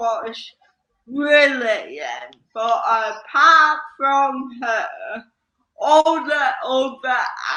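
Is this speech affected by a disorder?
Yes: cerebral palsy; slow speech.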